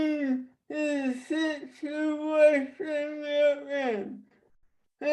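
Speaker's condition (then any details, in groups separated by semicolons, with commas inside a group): Traumatic brain injury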